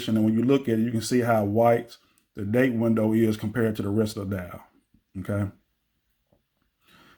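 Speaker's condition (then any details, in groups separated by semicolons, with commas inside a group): No condition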